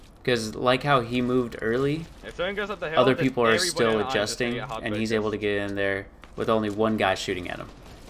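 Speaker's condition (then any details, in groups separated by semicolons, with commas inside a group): No condition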